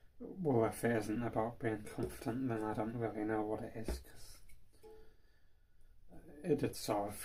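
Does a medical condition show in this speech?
Yes: cerebral palsy.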